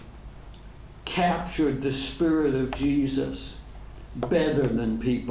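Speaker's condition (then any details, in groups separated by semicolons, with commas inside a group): ALS; degenerative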